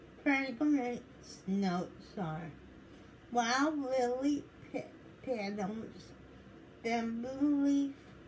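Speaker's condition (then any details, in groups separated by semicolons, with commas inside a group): Cerebral palsy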